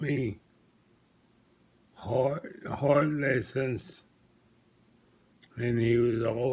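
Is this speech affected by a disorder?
Yes: multiple sclerosis.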